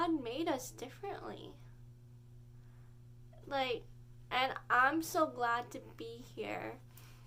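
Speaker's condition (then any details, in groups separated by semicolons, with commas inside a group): Cerebral palsy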